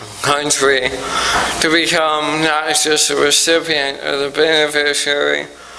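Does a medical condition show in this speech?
Yes: ALS; recently diagnosed.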